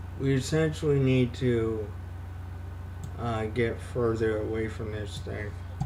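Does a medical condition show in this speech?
Yes: cerebral palsy; only one hand usable.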